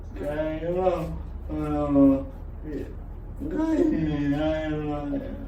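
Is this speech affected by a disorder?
Yes: cerebral palsy; severe, uses a wheelchair.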